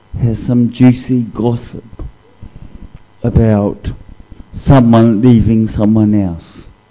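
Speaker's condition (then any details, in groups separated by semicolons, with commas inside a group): Cerebral palsy; discovered at age 2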